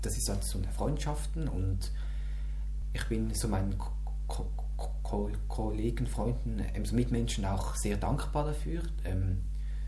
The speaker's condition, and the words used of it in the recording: Stuttering. Du bist noch nicht immer stotterfrei.